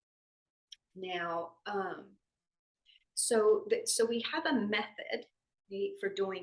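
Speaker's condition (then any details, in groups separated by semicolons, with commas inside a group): No condition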